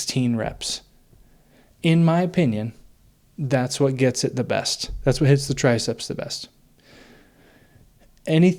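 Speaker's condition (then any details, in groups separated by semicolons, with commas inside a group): No condition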